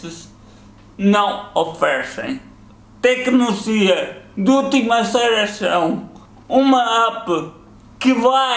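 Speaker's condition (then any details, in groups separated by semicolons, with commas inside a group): Cerebral palsy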